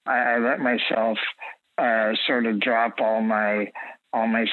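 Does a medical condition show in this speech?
Yes: spinal muscular atrophy type 2.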